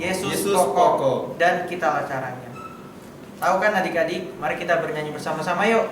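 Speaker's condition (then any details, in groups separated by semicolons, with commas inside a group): No condition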